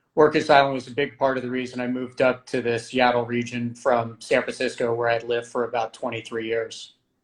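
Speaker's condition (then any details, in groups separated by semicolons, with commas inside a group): No condition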